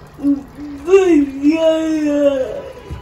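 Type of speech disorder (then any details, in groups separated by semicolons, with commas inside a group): Pseudobulbar dysarthria; cerebral palsy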